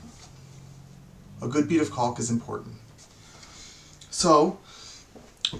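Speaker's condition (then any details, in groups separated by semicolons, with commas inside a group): No condition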